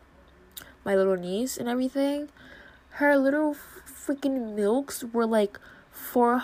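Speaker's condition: No condition

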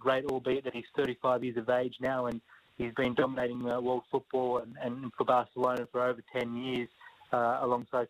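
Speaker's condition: No condition

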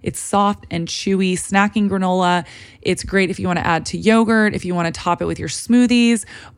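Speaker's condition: No condition

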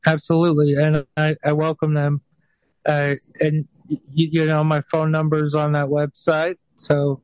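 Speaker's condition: Stutter; developmental, from birth, severe, avoided speaking as child, mirror and word practice with grandmothers, aunt; speaks slowly, consciously suppressing stutter, host says doing fine; slow rate, hard sounds b, stutters reading aloud, dyslexic; repeated sounds

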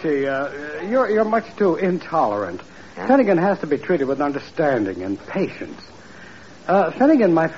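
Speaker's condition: No condition

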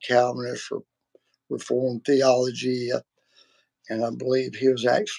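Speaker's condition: Vocal cord surgery; multiple vocal cord surgeries

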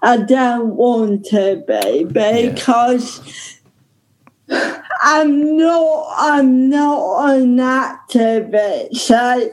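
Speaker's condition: Ataxic cerebral palsy; present from birth

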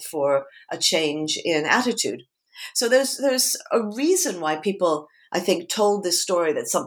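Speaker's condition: No condition

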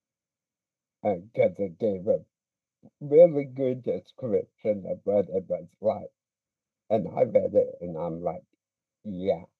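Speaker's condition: Speech impediment; pretty good speaker when comfortable

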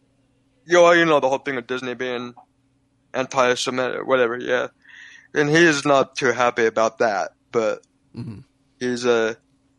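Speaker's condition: Cerebral palsy, physical only

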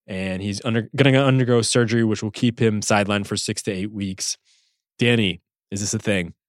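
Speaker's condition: No condition

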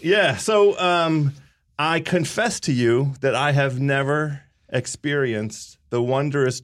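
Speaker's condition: No condition

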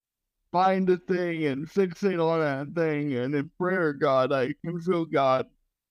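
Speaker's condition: Cerebral palsy

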